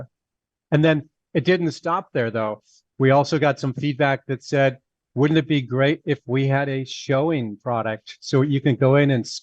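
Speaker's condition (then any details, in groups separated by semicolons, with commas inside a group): No condition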